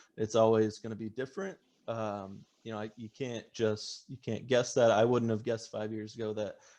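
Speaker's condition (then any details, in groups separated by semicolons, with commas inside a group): No condition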